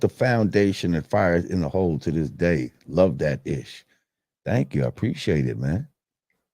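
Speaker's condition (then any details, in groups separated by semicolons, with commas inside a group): No condition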